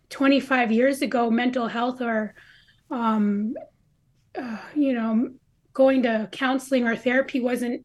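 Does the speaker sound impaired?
No.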